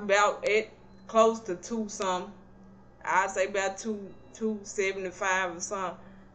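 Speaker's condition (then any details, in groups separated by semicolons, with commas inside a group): Cerebral palsy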